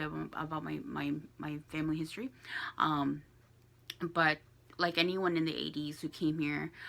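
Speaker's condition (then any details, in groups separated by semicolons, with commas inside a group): No condition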